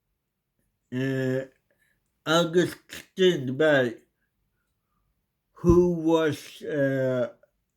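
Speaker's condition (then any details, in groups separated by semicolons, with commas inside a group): Cerebral palsy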